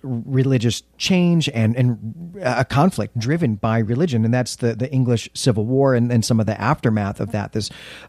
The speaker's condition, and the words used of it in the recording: No condition.